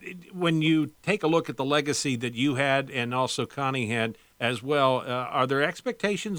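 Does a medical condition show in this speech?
No.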